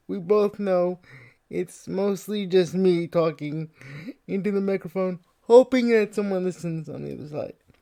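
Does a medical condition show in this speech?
Yes: cerebral palsy.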